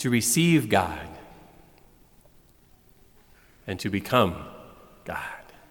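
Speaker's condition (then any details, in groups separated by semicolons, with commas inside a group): No condition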